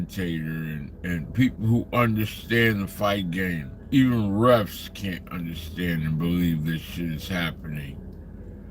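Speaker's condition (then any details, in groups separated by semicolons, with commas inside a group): Slurred speech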